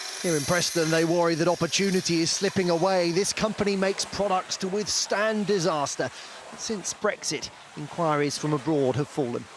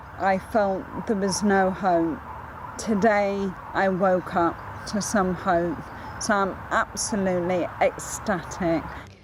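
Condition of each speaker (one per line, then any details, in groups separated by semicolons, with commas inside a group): No condition
Motor neurone disease; diagnosed 12 years ago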